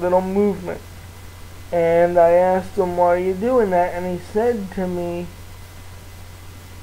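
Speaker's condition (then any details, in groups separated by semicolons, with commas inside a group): Cerebral palsy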